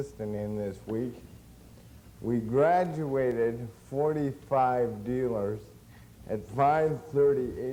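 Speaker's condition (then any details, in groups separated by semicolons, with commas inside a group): Cerebral palsy; since birth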